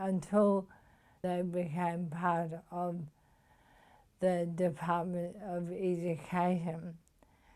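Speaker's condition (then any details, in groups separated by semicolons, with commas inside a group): Motor neuron disease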